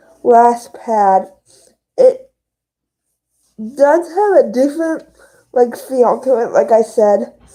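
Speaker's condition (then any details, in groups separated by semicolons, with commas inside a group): Cerebral palsy; both hands affected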